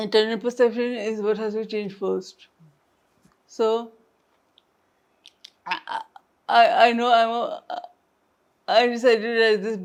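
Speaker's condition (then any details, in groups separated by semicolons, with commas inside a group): Traumatic brain injury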